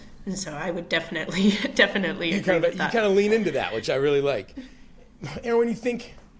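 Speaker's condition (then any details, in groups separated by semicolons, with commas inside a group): No condition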